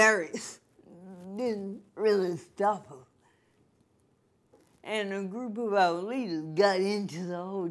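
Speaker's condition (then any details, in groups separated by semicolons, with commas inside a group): Cerebral palsy; from birth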